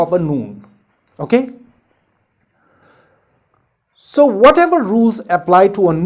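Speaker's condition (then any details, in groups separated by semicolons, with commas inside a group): No condition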